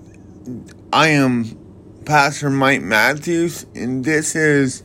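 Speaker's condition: Cerebral palsy

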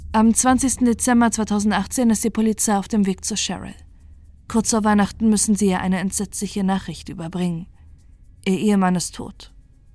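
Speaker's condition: No condition

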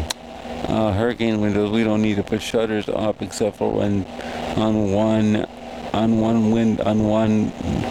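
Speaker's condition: Cerebral palsy

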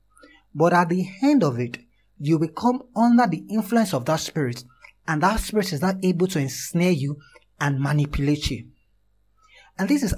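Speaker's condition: No condition

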